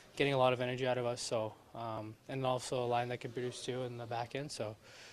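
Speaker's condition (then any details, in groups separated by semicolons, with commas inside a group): No condition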